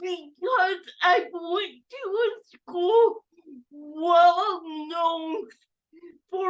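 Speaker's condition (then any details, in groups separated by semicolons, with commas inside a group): Cerebral palsy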